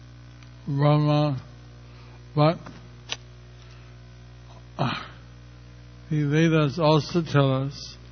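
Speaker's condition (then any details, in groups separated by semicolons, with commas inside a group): Stroke; a little over a year since stroke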